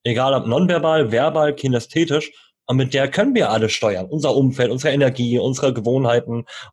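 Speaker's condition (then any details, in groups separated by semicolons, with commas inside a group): Cleft lip and palate, cleft lip, jaw and palate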